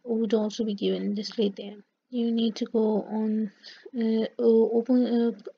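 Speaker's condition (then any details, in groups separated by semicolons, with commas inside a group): No condition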